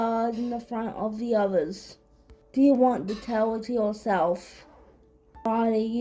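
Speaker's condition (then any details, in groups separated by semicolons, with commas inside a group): Cerebral palsy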